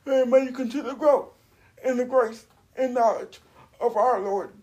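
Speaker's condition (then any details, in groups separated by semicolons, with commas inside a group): Cerebral palsy; uses wheelchair, age 42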